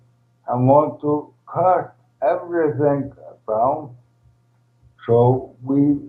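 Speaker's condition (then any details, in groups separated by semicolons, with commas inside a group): ALS, primary lateral sclerosis; first diagnosed ALS, rediagnosed PLS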